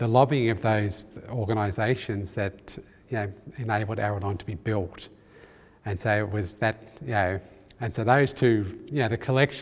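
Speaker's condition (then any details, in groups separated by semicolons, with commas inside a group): No condition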